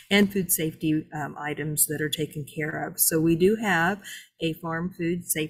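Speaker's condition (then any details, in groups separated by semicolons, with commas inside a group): No condition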